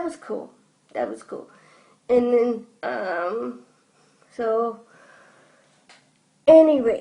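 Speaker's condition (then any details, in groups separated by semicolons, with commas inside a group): Cerebral palsy; from birth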